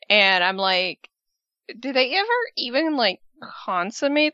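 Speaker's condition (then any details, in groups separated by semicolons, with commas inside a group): No condition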